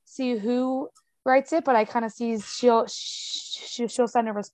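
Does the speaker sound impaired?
Yes: stutter; past speech therapy, used fluency strategies, phone listener once thought the line was cutting out; stutters openly all the time, uses strategies less than before; stutters through words, speech improves with drinking; here repeated sounds, prolonged sounds.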